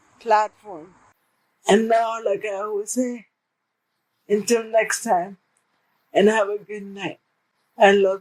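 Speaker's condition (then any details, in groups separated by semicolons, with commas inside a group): Cerebral palsy; present from birth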